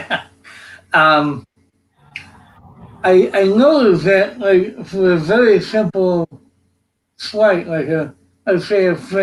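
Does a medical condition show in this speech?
Yes: cerebral palsy.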